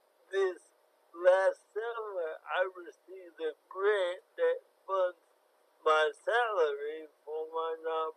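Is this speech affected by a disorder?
Yes: cerebral palsy; from birth, born very premature, affects fine motor skills, cognition unaffected; difficulty tying shoes and writing, types everything.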